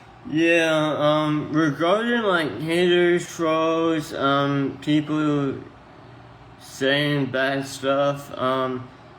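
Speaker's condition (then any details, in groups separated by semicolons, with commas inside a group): Tongue cancer surgery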